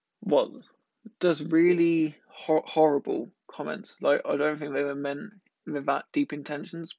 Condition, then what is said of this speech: Stuttering. But if I don't have a sociable day, my stammer's quite bad.